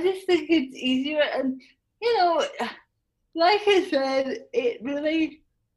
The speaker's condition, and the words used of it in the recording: Cerebral palsy. Um, so how it affects me, um, obviously I have a speech impediment, so the muscle is a tongue